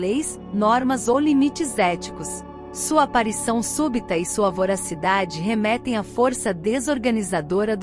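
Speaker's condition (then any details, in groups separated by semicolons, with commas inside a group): No condition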